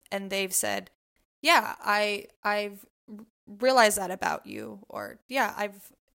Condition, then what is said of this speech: Stuttering. And I think both of our stutters are very similar.